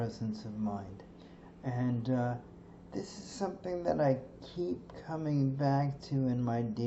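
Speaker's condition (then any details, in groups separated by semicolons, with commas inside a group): Cerebral palsy; stiff muscles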